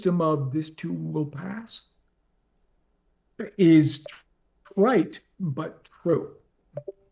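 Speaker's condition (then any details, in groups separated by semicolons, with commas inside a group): ALS; progressive, onset leg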